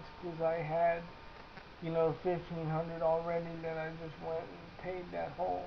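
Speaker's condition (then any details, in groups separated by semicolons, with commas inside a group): Cerebral palsy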